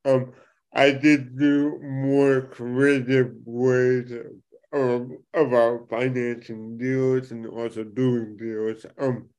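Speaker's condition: Cerebral palsy; affects speech

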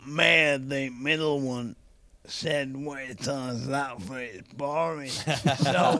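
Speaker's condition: ALS (motor neurone disease); young onset, speech affected first, voice worsened rapidly, nerve conduction testing; really early stages, recently diagnosed, borderline tests, on medication, in drug trials, seen by professor McDermott; speaking takes double energy, lags in banter, struggled saying solicitor, eating, drinking unaffected

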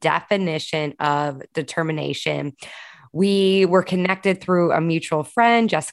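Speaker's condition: No condition

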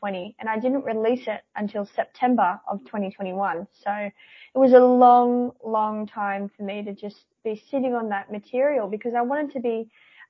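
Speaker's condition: Cleft palate; congenital cleft palate

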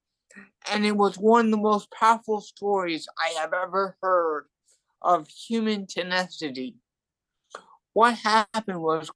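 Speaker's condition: Cerebral palsy and hearing loss; hearing loss from birth

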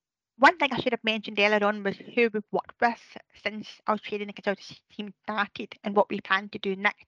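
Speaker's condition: Deafness; hearing impairment sometimes affects speech, sometimes talks too fast, unsure how loud or quiet

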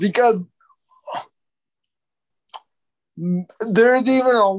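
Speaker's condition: Cerebral palsy; quadriplegic, wheelchair user, can chew and eat solid food

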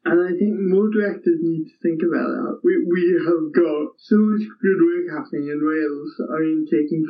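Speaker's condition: Cerebral palsy; affects walking and balance

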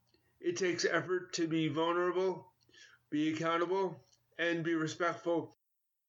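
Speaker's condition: Cerebral palsy; ongoing physical therapy, personal training

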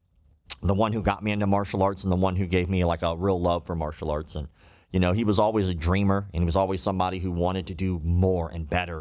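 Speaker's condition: Cleft lip and palate

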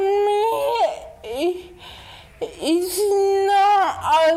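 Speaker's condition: Dystonia; wheelchair user

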